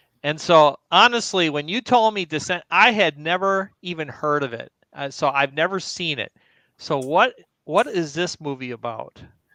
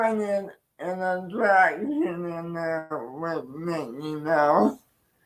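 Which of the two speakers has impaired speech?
The second: cerebral palsy.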